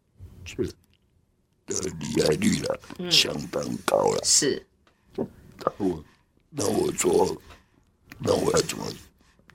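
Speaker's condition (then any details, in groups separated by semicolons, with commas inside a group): Total laryngectomy; stage four hypopharyngeal cancer at 45, no vocal cords, smoked four packs daily; esophageal speech learned at 中華民國無喉者復聲協會, nearly a year and a half to say name; hoarse under two months before diagnosis, voiceless after surgery, now slow esophageal speech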